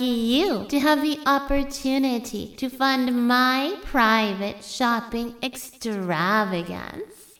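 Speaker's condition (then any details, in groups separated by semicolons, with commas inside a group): No condition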